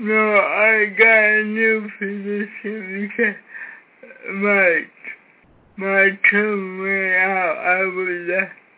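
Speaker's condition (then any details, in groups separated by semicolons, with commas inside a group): Cerebral palsy, severe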